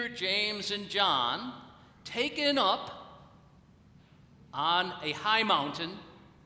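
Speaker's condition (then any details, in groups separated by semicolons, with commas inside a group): No condition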